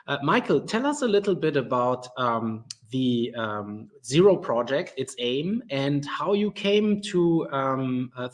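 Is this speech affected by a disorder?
No.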